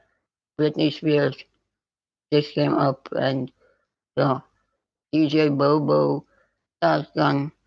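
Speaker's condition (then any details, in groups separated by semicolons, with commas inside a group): Spinal muscular atrophy type 2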